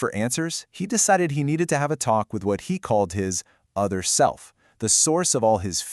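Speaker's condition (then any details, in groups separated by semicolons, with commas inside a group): No condition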